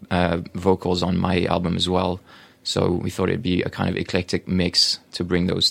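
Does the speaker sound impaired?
No.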